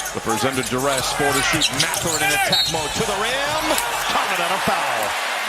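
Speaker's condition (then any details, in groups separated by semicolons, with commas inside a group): No condition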